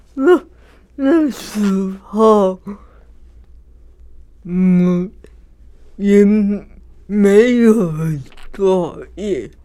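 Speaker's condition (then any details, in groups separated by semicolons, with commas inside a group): Cerebral palsy; severe disability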